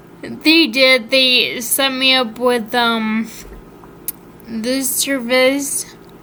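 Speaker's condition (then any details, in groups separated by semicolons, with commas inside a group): Friedreich's ataxia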